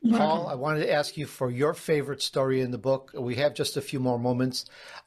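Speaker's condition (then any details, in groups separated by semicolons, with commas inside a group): No condition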